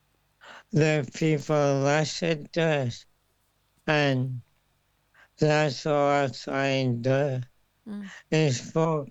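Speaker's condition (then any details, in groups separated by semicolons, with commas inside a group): Motor neurone disease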